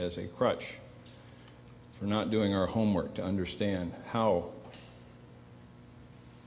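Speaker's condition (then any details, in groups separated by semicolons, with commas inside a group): No condition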